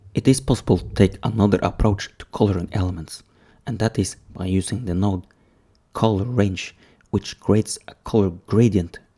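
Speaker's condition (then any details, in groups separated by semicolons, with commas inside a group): No condition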